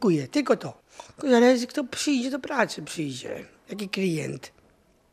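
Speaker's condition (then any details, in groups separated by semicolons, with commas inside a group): Down syndrome; adult, intellectual disability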